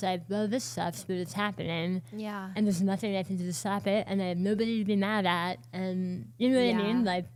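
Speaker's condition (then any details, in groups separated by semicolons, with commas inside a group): Oral cancer, partial glossectomy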